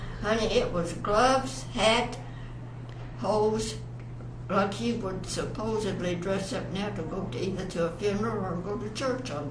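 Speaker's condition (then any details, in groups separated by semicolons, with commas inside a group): Parkinson's; onset many years earlier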